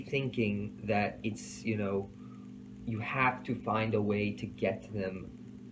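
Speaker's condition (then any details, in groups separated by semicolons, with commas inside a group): No condition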